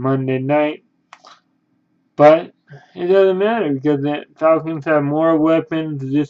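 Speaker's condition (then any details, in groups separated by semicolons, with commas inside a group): Cerebral palsy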